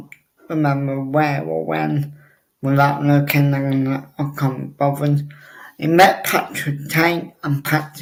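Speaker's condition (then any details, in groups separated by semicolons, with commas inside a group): Cerebral palsy; obvious speech impediment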